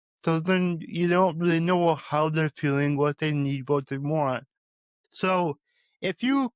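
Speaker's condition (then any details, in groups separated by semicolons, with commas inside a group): Cerebral palsy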